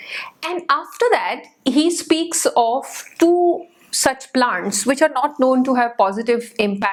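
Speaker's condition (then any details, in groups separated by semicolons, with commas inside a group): No condition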